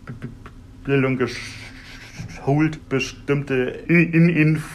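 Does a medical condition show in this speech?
Yes: stuttering, severe; fairly strong symptoms; stuttering not heard in first 20 seconds, then a block; here repeated sounds, prolonged sounds.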